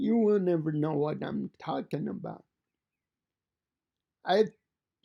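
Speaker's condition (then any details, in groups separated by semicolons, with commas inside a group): Cerebral palsy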